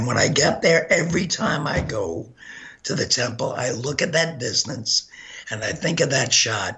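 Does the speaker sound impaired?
Yes: gunshot injury to voice box; face bullet ripped esophagus.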